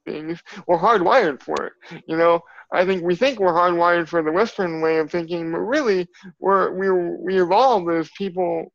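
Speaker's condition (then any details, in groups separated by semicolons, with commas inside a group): Cerebral palsy; from birth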